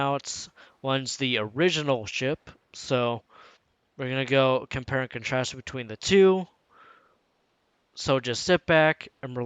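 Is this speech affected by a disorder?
No.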